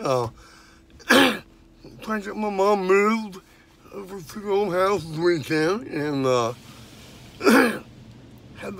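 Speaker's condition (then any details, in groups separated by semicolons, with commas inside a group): Dystonia; very bad day, frequent bad days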